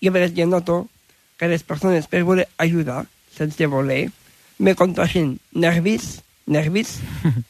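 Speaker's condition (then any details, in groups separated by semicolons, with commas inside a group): Down syndrome; very talkative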